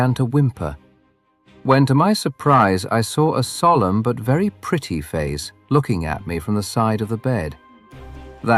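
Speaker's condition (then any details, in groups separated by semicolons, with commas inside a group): No condition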